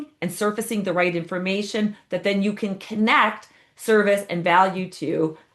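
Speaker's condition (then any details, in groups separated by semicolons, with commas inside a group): No condition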